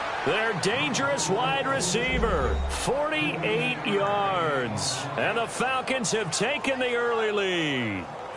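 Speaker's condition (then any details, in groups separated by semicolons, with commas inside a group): No condition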